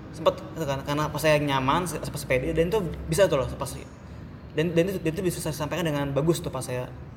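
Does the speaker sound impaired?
Yes: stuttering; stuttering since primary school grade 3, self-affirmations with mixed effect, therapist advice in Indonesian Stutter group; frequent whole-word and phrase repetitions, part-word repetitions, many fillers and hesitations; worse when uncomfortable, meeting new people, tired or ill; fluent when relaxed and comfortable; here repeated sounds, repeated words.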